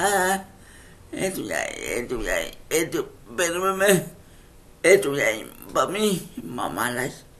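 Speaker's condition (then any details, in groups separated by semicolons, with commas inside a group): Cerebral palsy; speech affected by cerebral palsy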